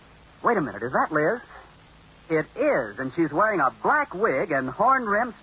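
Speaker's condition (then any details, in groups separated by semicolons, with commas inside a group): No condition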